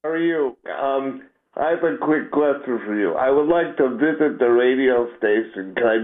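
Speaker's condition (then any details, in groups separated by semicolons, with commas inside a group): Cerebral palsy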